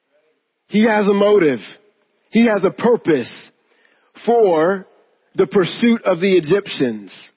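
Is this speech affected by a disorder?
No.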